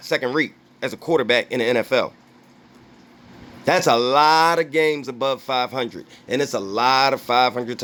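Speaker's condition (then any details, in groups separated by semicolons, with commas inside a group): No condition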